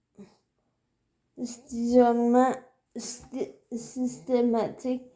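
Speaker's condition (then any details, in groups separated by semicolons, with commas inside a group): Cerebral palsy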